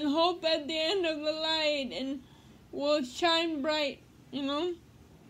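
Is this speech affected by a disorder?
Yes: cerebral palsy; speech therapy.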